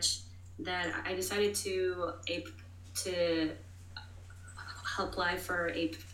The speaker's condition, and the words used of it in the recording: Stuttering. Yeah, so just before we start, I'm a person who stutters, so you'll hear some moments of stuttering.